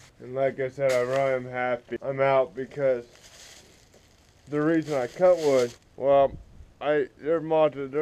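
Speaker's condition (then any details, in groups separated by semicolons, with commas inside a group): Cerebral palsy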